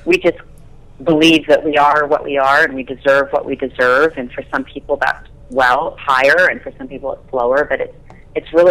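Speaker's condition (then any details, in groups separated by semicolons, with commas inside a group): No condition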